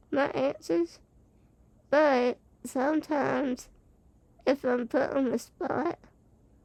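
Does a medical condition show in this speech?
Yes: spinal muscular atrophy type 2.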